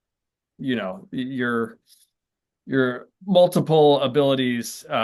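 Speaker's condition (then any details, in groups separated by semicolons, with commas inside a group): No condition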